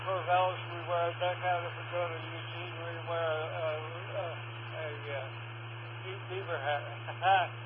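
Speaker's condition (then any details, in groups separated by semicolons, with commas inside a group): Parkinson's; Parkinson's affecting left side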